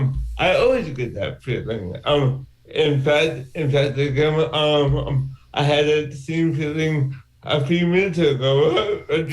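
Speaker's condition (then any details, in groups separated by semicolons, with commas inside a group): Cerebral palsy; from birth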